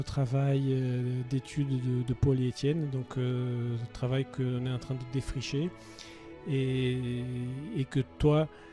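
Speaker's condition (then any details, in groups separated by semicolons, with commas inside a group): No condition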